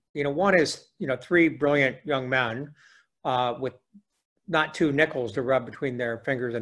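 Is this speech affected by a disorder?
No.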